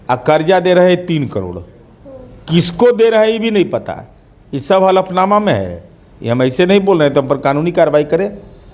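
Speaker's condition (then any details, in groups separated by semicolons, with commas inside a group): No condition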